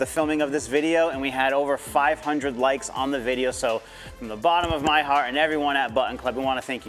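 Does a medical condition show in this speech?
No.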